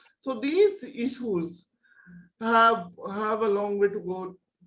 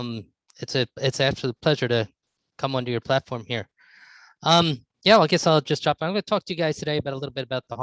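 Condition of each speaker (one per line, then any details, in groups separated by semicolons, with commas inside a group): Cerebral palsy; present from birth
No condition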